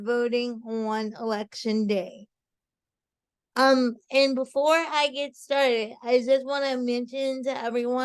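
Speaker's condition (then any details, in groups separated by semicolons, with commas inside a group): Cerebral palsy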